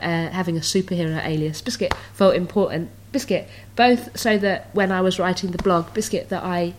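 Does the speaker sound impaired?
Yes: Tourette's syndrome, vocal tics including coprolalia; tics since age six, milder in childhood and adolescence, major impact from early twenties; frequent vocal tics during recording; some coprolalia, swearing a small share of involuntary words.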